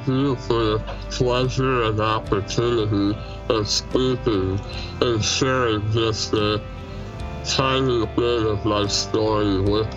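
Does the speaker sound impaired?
Yes: Treacher Collins syndrome, severe.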